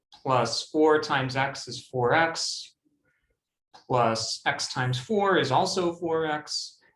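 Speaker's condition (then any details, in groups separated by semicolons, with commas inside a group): No condition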